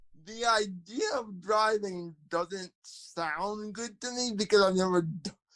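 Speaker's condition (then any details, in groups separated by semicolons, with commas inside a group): Cerebral palsy, spastic quadriplegia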